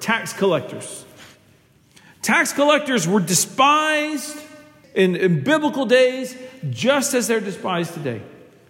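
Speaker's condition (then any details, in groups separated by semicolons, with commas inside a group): No condition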